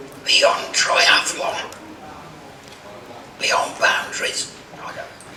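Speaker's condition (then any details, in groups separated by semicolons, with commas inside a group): Laryngectomy; total laryngectomy for laryngeal cancer, radiotherapy, speaking valve; speaks with speaking valve, valve replaced about every 3 months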